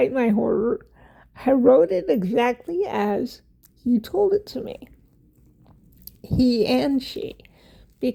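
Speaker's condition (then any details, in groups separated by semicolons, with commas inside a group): Cerebral palsy; wheelchair user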